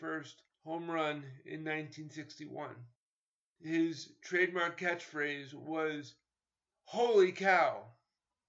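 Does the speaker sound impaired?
Yes: cerebral palsy; cerebral palsy from spinal meningitis contracted at birth in 1972.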